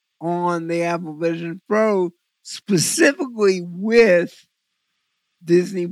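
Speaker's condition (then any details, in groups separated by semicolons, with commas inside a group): Cerebral palsy; visual focusing difficulty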